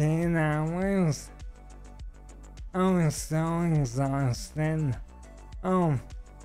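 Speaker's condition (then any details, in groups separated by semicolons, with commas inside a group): ALS; stem cell treatment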